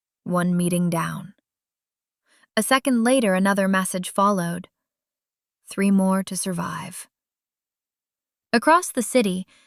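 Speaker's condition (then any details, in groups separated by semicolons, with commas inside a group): No condition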